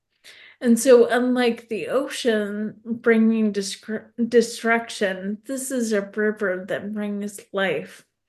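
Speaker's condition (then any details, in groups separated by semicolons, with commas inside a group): ALS; tongue fasciculations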